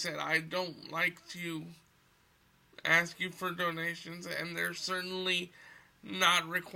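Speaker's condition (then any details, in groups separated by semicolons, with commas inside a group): Cerebral palsy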